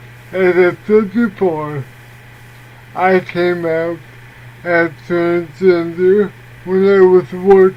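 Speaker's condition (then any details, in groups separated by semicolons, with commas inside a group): Cerebral palsy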